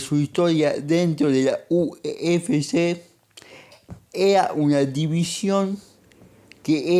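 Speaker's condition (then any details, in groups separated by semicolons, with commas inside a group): Cerebral palsy; monthly medication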